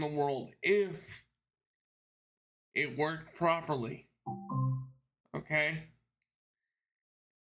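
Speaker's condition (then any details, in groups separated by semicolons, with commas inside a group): Cerebral palsy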